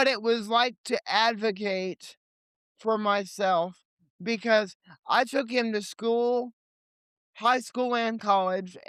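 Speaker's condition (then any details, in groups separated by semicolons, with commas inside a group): Cerebral palsy; limited mobility, legs; age 28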